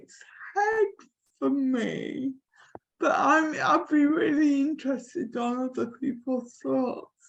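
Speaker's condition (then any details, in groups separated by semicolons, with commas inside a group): Cerebral palsy; from birth, affects limbs and neck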